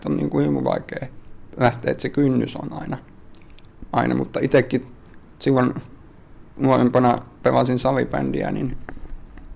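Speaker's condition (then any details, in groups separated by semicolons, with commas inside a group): Duchenne muscular dystrophy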